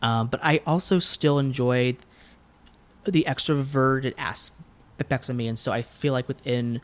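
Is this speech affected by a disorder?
Yes: stuttering; developmental stutter since about age 5, persisted into adulthood, varied speech therapies and groups; still stutters as adult, speaks often for work; worse with anxiety and nerves, harder when speaking unplanned; here repeated sounds, blocks.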